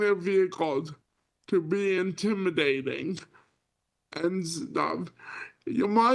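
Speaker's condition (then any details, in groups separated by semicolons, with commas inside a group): Spastic cerebral palsy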